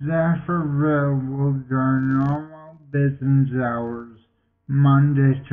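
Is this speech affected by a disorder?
Yes: multiple sclerosis.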